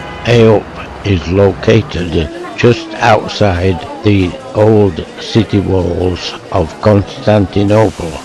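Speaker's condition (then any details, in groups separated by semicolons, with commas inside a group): Motor neuron disease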